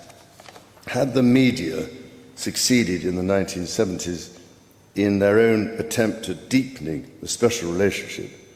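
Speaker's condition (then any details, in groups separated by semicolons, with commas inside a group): No condition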